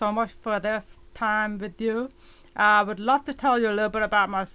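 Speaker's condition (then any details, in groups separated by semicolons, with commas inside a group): Profound deafness; profoundly deaf since earliest memory, legally blind from early 20s, 10% peripheral vision left; learned to speak with speech therapist help, therapy in elementary and high school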